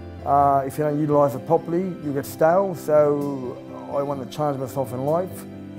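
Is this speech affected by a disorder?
No.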